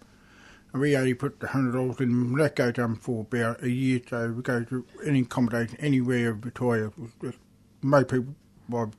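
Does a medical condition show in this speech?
Yes: deafness; asks others to speak slowly.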